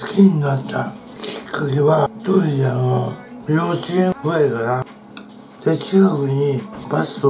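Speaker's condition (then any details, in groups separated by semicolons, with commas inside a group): Tongue cancer, partial glossectomy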